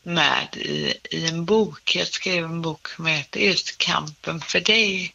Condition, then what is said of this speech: Cerebral palsy. Talet är lite påverkat, jag har lite sämre balans.